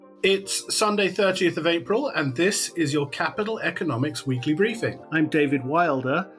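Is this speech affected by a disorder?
No.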